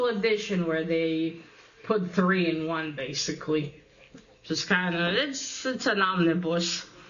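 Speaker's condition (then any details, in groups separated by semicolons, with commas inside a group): No condition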